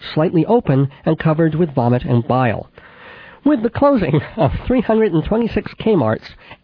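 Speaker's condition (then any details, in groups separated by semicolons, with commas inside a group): Cleft palate with lisp, cleft lip and palate, mild; age 39, about 39 years since infant operations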